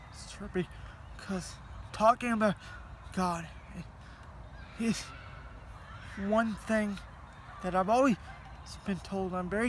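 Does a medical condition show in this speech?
Yes: cerebral palsy.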